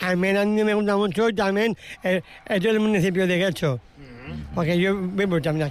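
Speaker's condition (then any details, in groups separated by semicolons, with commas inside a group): Down syndrome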